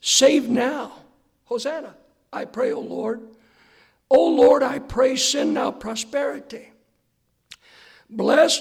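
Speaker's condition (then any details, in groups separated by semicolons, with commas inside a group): Hoarseness after vocal cord surgery; hoarse voice, hard for listeners to hear, not smooth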